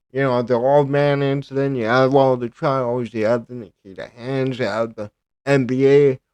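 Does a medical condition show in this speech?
Yes: cerebral palsy.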